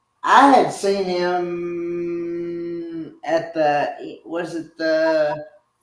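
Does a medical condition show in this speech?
Yes: cerebral palsy.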